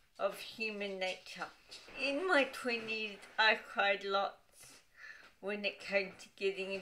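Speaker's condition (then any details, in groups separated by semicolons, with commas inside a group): Dystonic cerebral palsy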